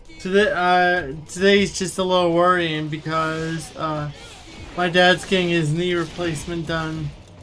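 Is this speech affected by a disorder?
Yes: cerebral palsy; wheelchair user.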